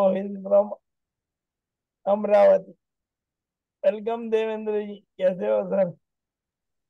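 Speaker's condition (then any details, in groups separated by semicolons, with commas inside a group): ALS; onset right index finger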